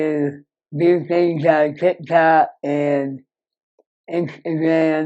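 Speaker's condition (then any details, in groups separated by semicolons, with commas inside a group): Moebius syndrome; severe nerve damage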